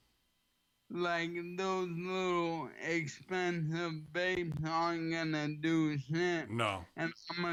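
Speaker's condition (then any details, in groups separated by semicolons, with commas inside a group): ALS; slightly slurred, has to slow down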